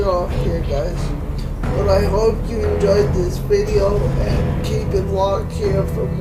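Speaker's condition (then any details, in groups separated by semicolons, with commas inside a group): Cerebral palsy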